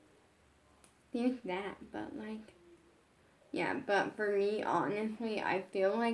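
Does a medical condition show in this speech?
Yes: brain injury.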